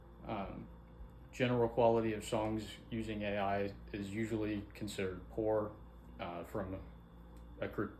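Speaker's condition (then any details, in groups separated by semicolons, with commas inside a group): No condition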